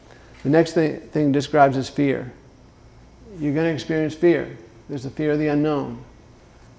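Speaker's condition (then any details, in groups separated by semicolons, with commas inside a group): Parkinson's disease; left foot dystonia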